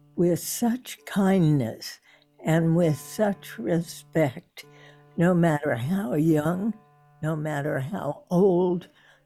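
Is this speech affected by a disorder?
Yes: spasmodic dysphonia; vocal cords too tight to let air in, Botox at Oregon Health and Sciences Hospital, Portland; still receiving Botox injections into vocal cords about twice a year to keep voice going; voice strongly affected, many listeners thought stroke, sound of voice off-putting to some listeners.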